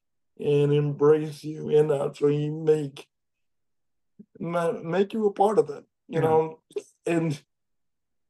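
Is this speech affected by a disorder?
Yes: cerebral palsy; able to speak.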